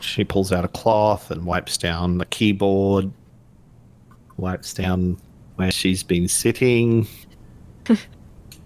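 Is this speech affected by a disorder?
No.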